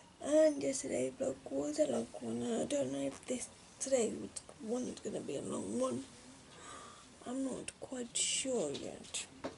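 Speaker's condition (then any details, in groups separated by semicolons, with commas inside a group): Cerebral palsy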